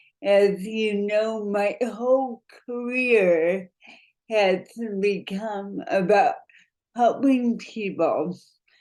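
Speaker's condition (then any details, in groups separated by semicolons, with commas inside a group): Cerebral palsy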